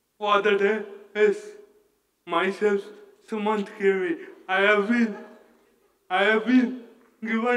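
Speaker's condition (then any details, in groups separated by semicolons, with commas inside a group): Cerebral palsy; hinders speech, sounds childlike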